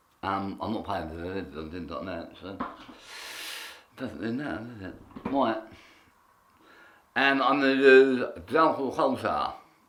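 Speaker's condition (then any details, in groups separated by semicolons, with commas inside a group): Tongue cancer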